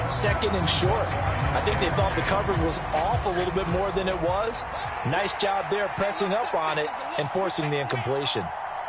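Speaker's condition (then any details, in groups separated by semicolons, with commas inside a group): No condition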